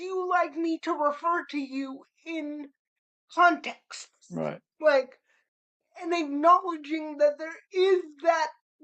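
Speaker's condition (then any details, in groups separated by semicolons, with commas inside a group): Cerebral palsy; slightly slurred, spasticity affects vocal cords, tone of voice changes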